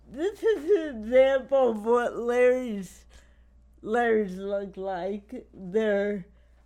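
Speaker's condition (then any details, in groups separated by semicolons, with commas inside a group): Cerebral palsy; not degenerative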